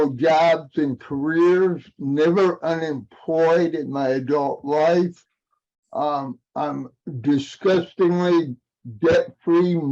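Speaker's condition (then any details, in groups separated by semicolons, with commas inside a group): Cerebral palsy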